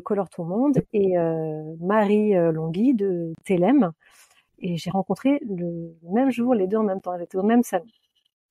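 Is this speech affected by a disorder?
No.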